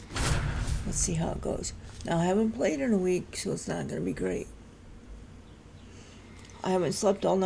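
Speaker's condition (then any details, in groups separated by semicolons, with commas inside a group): Cerebral palsy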